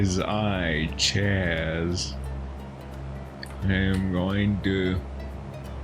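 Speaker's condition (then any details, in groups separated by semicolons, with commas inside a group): Friedreich's ataxia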